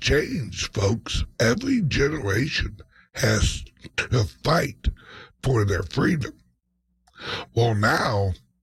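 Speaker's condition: Speech impediment, mild; slight speech impediment

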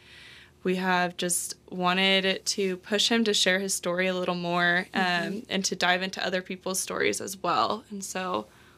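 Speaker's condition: No condition

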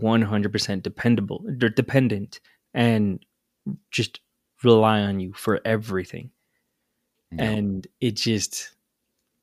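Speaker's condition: No condition

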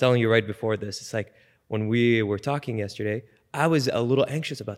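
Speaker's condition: No condition

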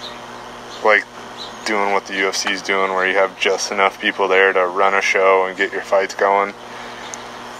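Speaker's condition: No condition

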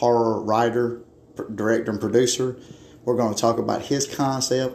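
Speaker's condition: No condition

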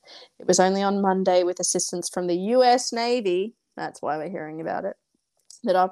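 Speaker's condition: No condition

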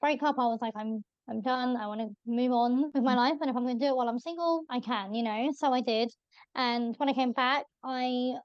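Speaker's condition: Bilateral cleft lip and palate; congenital, around 23 operations, bone graft, jaw realignment at 18-19, Great Ormond Street, 6 grommet operations; possibly needs more pitch or volume to be heard, voice called weird in childhood

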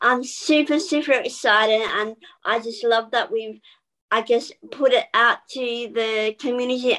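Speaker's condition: Bilateral cleft lip and palate

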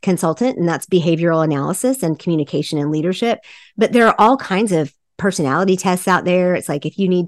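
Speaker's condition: No condition

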